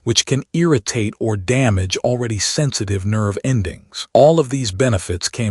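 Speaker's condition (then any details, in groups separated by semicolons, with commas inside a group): No condition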